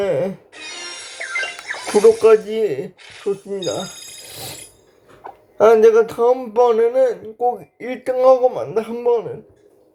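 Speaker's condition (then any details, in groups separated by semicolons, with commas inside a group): Brain lesion disability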